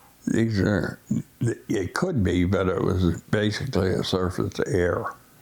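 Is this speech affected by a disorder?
Yes: essential tremor.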